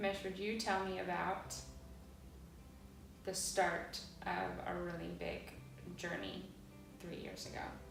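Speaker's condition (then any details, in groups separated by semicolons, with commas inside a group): No condition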